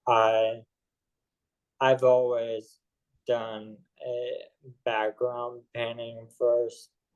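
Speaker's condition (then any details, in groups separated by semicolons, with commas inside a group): ALS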